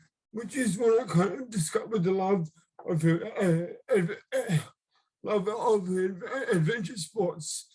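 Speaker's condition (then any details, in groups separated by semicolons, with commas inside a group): Cerebral palsy; left-sided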